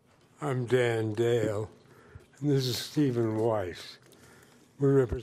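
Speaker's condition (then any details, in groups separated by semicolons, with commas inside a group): Parkinson's disease; about 8 years in Southwest Parkinson's Fitness Program, boxing-type training at Snap Fitness, rigorous exercise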